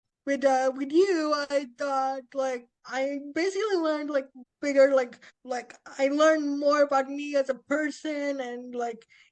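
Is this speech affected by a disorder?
Yes: spastic quadriplegic cerebral palsy.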